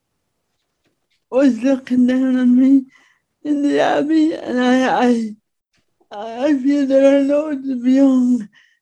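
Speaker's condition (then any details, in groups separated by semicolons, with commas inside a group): Speech impediment; disabled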